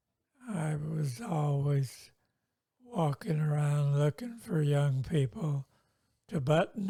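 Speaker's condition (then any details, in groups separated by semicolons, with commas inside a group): Multiple sclerosis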